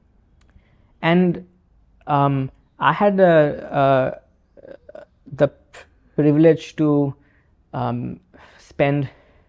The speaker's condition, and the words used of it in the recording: Stuttering. And I also want to make sure that I stammer, but my films shouldn't stammer.